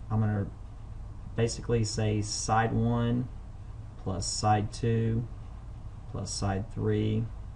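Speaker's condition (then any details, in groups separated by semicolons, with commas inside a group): No condition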